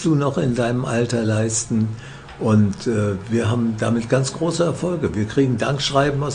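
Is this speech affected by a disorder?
Yes: Parkinson's disease; condition managed with medication, feels almost as if without Parkinson.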